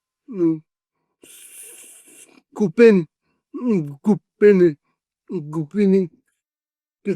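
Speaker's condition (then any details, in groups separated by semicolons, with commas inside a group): Cerebral palsy; 40 years with condition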